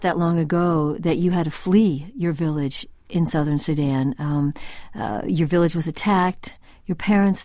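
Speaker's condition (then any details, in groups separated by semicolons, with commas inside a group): No condition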